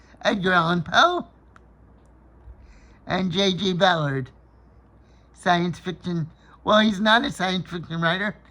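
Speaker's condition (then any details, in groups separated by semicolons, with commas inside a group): Cerebral palsy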